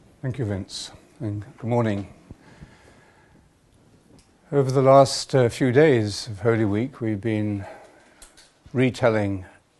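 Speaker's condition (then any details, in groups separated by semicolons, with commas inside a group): No condition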